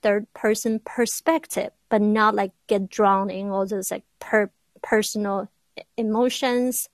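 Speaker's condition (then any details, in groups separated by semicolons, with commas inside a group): Stuttering; stuttering since school years in rural China, hidden by pretending fluency for first 30 years; still stutters after speech therapy with Dr. Merson, found via Google, stuttering support groups; once in total block and silence for 2 minutes during class presentation; repeated sounds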